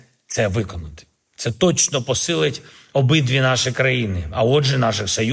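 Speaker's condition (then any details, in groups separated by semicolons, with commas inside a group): No condition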